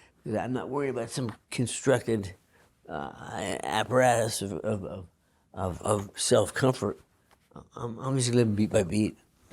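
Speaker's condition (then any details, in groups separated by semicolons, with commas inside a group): Parkinson's disease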